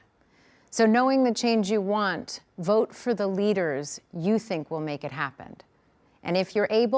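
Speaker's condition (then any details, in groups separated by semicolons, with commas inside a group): No condition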